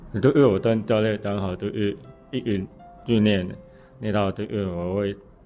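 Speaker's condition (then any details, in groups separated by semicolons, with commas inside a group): Congenital hearing impairment; congenital mild hearing impairment, coach 楊木輝 confirms every verbal instruction and has it repeated back; communicates clearly when explaining training plans to teammates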